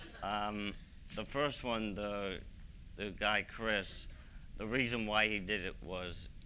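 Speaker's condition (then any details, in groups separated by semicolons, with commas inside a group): ALS; young-adult onset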